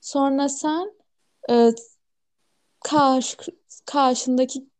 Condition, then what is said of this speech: Stuttering. Sonra ben böyle sakin sakin şey dedim işte anlamışsınızdır yani ben kekemeyim ve beklerseniz de söyleyeceğim.